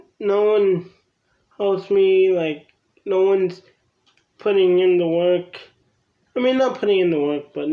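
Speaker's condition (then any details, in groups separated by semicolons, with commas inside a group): Cerebral palsy; from birth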